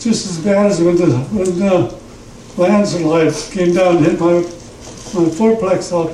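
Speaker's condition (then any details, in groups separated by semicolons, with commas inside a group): Parkinson's; trouble in the throat when speaking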